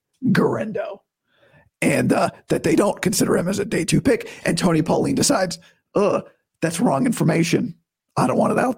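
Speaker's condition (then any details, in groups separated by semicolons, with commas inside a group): Vocal cord surgery recovery; recovering from vocal cord surgery, starting vocal coach physical therapy today, doctor approves talking; voice still sounds bad to new listeners, best in two weeks, talking painless, not yet back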